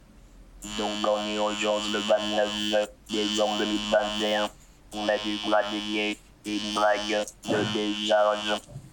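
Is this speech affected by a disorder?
Yes: total pharyngolaryngectomy; tracheal stenosis, partial oesophagectomy.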